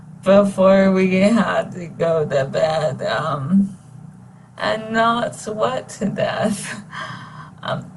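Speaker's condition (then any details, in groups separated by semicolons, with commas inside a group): ALS; no ventilator needed yet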